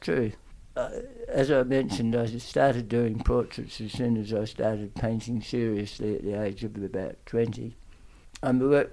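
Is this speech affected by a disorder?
Yes: tongue cancer; aggressive tongue cancer.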